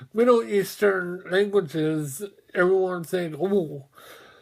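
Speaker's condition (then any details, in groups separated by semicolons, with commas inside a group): Mobius syndrome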